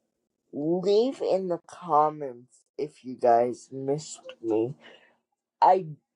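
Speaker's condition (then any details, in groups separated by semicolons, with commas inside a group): Cerebral palsy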